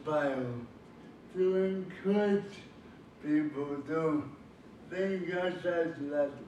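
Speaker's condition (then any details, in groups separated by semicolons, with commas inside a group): Cerebral palsy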